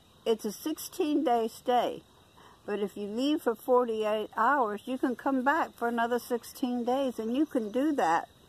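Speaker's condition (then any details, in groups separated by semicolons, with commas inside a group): No condition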